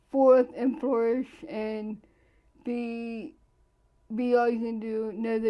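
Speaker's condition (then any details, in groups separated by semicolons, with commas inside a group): Cerebral palsy; present from birth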